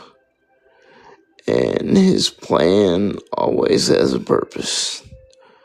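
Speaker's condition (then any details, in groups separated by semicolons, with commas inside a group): Spastic quadriplegic cerebral palsy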